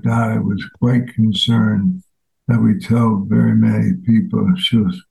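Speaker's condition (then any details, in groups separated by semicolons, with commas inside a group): ALS; fatal progressive disease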